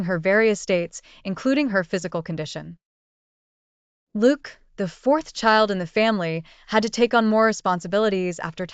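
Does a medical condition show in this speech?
No.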